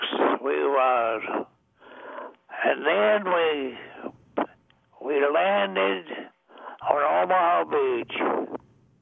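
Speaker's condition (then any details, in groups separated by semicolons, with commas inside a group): Deafness; also blind, age 99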